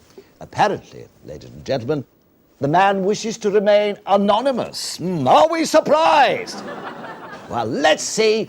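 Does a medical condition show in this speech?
No.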